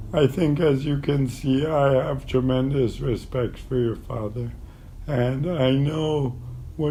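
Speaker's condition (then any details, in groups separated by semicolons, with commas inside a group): ALS; terminal; voice is going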